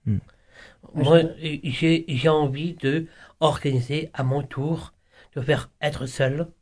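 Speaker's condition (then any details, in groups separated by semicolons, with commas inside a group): Down syndrome; congenital trisomy 21, present from birth, slower to learn and understand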